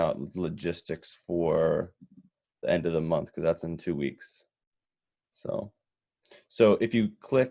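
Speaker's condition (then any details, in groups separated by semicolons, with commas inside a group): No condition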